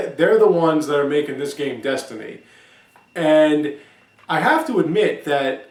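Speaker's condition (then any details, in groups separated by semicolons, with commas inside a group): No condition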